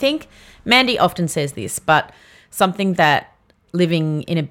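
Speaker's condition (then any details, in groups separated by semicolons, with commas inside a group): No condition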